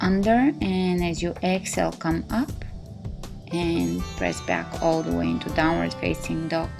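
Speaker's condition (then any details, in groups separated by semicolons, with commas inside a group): No condition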